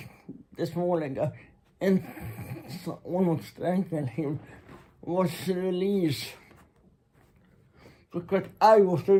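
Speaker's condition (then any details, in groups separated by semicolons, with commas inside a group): Muscular Parkinson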